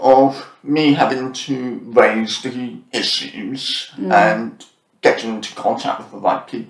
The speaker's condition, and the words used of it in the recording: Deafness. And so that's why I had to do these things called smooth speech therapy.